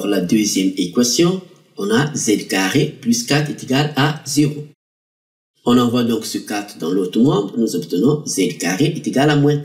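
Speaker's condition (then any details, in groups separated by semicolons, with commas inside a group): No condition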